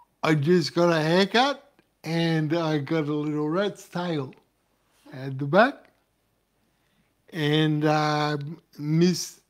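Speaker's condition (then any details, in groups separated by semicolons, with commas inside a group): Cerebral palsy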